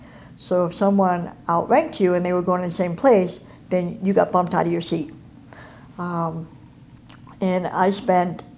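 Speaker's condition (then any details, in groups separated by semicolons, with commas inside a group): Cleft palate and cleft lip; congenital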